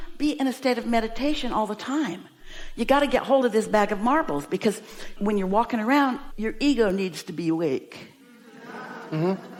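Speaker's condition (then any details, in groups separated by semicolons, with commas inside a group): No condition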